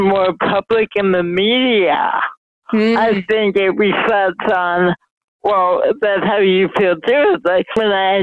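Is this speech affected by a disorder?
Yes: mild cerebral palsy; speech affected.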